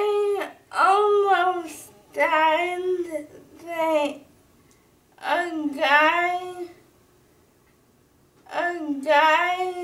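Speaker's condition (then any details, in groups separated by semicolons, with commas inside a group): Brain injury; severe accident injury, near death, CPR; speech impaired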